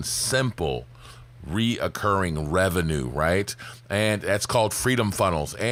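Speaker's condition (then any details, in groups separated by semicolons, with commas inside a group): No condition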